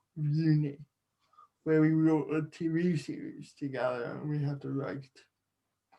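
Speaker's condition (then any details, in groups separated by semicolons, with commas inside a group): Cerebral palsy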